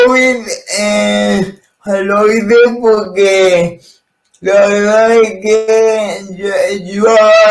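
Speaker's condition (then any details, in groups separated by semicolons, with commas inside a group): Cerebral palsy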